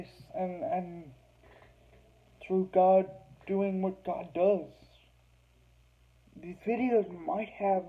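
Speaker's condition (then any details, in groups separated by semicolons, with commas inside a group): Cerebral palsy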